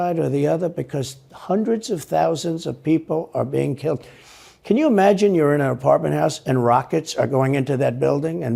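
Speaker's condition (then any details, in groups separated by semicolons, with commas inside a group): No condition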